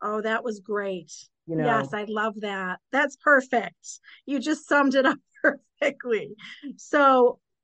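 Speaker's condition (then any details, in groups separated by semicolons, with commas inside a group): No condition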